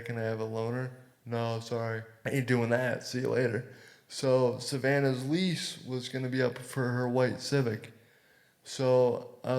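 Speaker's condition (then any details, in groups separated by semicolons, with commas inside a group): Cerebral palsy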